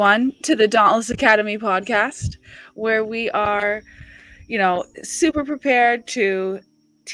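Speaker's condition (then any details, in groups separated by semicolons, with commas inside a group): No condition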